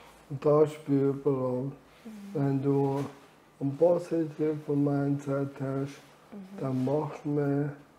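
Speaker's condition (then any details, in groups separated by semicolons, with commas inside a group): Amyotrophic lateral sclerosis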